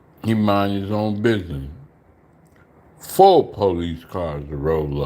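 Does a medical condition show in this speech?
Yes: slurred speech.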